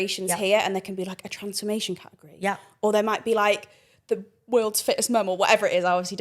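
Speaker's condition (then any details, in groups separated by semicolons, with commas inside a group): No condition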